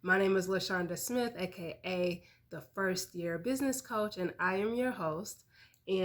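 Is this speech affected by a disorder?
No.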